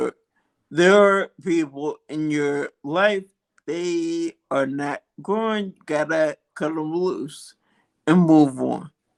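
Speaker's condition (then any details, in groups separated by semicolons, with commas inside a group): Multiple sclerosis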